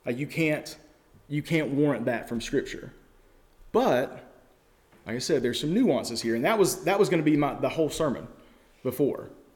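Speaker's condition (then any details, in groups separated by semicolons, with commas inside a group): No condition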